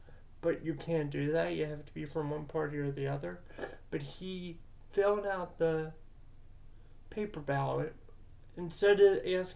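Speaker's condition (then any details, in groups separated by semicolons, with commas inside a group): Cerebral palsy; present from birth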